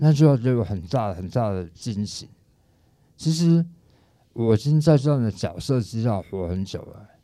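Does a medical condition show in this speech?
Yes: tongue cancer, stage 4 tongue cancer and parotid cancer; daily pronunciation practice after recovery, now speaks clearly, called a miracle by others.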